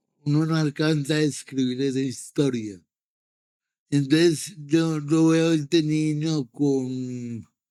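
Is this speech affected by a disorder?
Yes: cerebral palsy.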